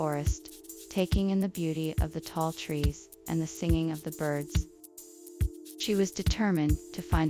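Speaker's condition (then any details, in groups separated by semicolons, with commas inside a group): No condition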